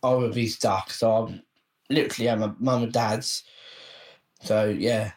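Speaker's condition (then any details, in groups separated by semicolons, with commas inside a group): Down syndrome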